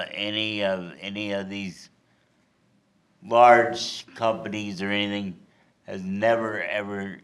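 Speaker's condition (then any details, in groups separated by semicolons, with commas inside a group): Cerebral palsy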